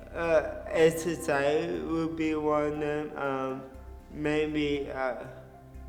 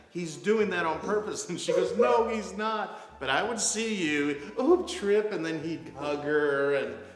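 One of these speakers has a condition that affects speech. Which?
The first: cerebral palsy; diagnosed shortly after birth.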